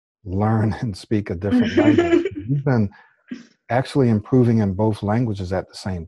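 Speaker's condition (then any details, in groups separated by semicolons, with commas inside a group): No condition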